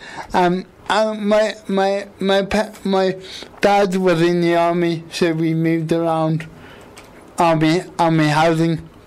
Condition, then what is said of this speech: Cerebral palsy. I think I'm understandable, but it's obvious that I got a speech impediment.